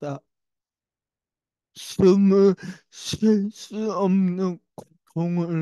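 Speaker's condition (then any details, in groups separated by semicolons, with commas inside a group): Brain lesion disability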